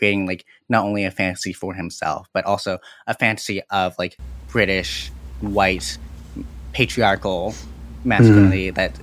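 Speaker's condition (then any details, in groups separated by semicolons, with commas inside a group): No condition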